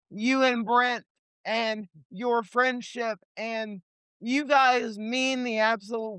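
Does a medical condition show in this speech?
Yes: cerebral palsy; lifelong wheelchair user.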